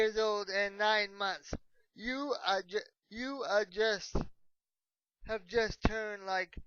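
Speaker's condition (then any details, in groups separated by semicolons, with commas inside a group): Cerebral palsy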